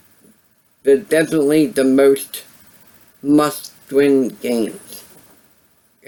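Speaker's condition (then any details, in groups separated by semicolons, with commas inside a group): Cerebral palsy; voice sound affected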